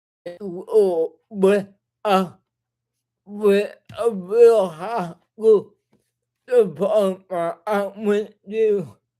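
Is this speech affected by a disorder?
Yes: cerebral palsy.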